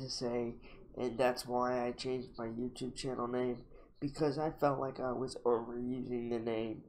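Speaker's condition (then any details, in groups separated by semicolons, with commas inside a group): Cerebral palsy, mild; speech sometimes affected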